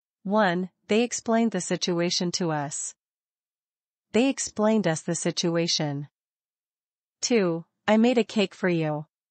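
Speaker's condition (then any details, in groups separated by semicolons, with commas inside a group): No condition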